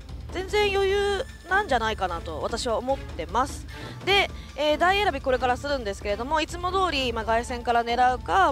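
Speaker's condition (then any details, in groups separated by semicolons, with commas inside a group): No condition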